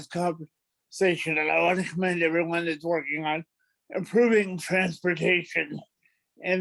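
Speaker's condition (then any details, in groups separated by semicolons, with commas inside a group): Cerebral palsy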